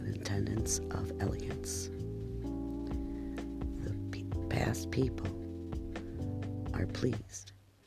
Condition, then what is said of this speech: None; typical speech.